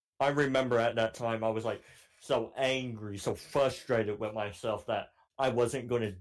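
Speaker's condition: Cleft palate; cleft palate since childhood

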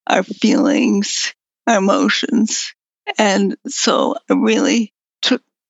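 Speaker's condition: Progressive multiple sclerosis; quadriplegic, no hand use, walker to scooter to wheelchairs, talking harder as disease progressed; voice up and down, in and out with pulmonary muscle strength, sometimes no voice, assistant speaks

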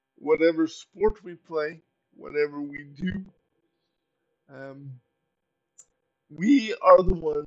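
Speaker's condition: Cerebral palsy; uses power wheelchair

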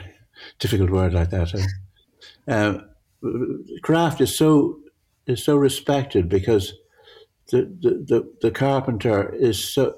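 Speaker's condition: Parkinson's; grouped objects merge together

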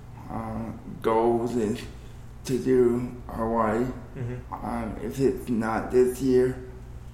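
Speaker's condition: Cerebral palsy; cerebral palsy with body spasms and gyrations

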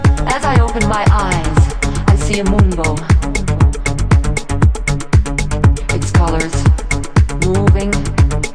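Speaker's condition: No condition

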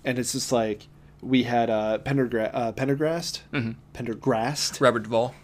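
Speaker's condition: No condition

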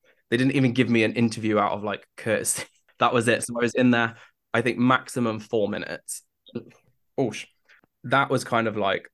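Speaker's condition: Tourette's syndrome and stammer; sudden onset tics during career, co-occurring stammer; vocal tics with swearing, word repetitions and noises, stammer less severe than in past; stammer formerly worse, failed regulator licence on clear communication, tics worse when nervous

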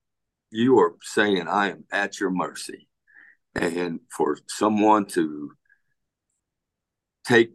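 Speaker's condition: Speech impediment (stutter); onset at age six after parents' separation, trauma-linked per speech pathologist, seen by speech pathologist; stutter still present in adulthood, severity varies; fluent at times, other times blocks, cannot get anything out, likens self to Mel Tillis; blocks

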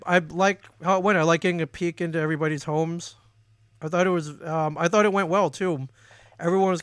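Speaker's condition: No condition

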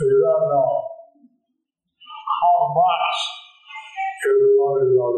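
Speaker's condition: Stroke with facial paralysis; about 15 years since stroke

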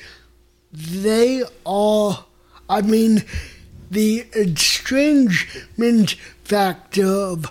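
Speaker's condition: Mild cerebral palsy; mostly right side

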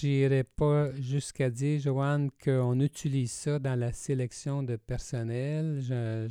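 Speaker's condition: No condition

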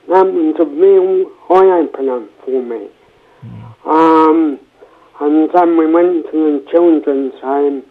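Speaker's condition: Cerebral palsy, mild; slight, after accident at age 2 with month-long coma, affects coordination, physio for walking; affects speech, speech therapy at Victoria School in Poole

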